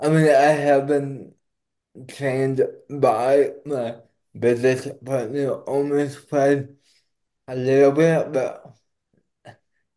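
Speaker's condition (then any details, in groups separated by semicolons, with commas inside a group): Cerebral palsy; not slurred, per host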